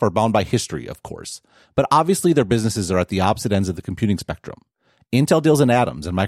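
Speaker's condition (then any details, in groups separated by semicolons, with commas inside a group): No condition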